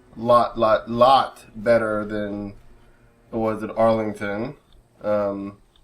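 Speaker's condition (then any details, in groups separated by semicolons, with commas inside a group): No condition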